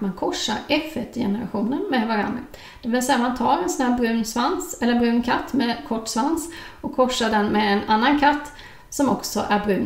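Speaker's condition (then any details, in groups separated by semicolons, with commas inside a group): No condition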